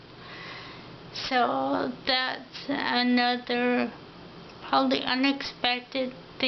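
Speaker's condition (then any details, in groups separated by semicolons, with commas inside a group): Ataxia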